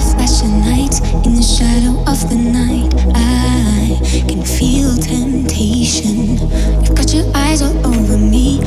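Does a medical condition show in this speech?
No.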